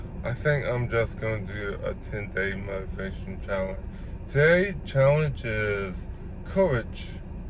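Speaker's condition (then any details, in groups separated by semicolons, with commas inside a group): Ataxic cerebral palsy; ataxic type, present from birth, no longer uses crutches; muffled or distorted voice, hard to speak clearly, had speech therapy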